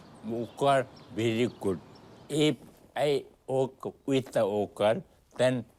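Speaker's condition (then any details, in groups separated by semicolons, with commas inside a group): Traumatic brain injury; car accident, left leg affected, brace and walker; several years post-injury, 22-day coma, 8 months rehab, ongoing speech therapy; hard to understand, mute 8 months, poor tongue-lip coordination, relearned eating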